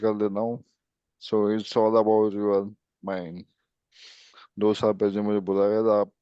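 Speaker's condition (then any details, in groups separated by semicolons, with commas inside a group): ALS; speech improved a little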